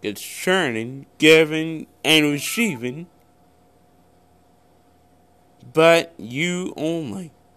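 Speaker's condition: Cerebral palsy; wears glasses

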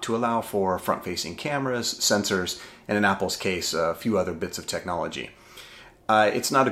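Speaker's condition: No condition

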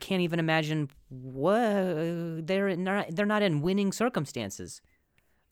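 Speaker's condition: Stutter; vocal contusion and major concussion, seen by neurologist, chiropractor, physical therapist; stutters sometimes, abbreviates words, less stuttering when comfortable, stutters most around uncomfortable family; repeated sounds

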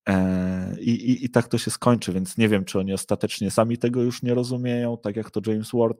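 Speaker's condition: No condition

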